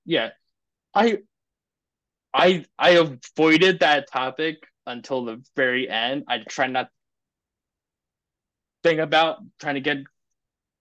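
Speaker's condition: Stuttering; lifelong stuttering, father also stutters; words sometimes take longer to come out, may look tense when getting stuck; repeated sounds, blocks

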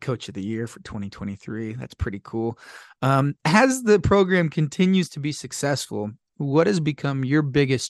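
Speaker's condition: No condition

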